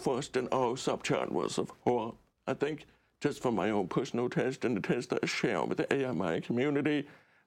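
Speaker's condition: Deaf; relies on subtitles rather than audio

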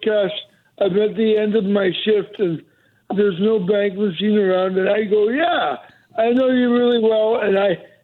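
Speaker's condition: Cerebral palsy; able to walk and run until a couple of years ago, mobility declined since; speech impediment, voice more heightened when tense or nervous, can be heard as aggressive

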